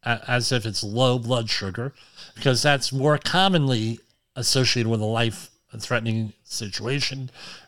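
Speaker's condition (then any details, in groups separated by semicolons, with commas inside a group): Cleft lip and palate; formerly unintelligible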